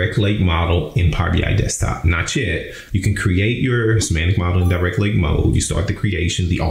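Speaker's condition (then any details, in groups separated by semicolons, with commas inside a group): No condition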